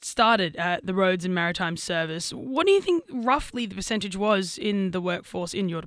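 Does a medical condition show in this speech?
No.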